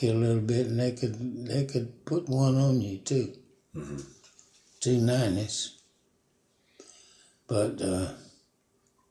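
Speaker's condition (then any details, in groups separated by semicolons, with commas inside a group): Parkinson's; about 5 years since onset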